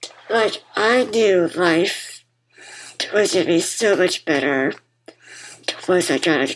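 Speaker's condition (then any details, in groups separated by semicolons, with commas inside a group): Muscular dystrophy; congenital form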